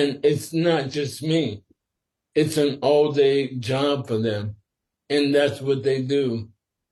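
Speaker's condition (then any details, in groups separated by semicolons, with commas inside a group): Sporadic ALS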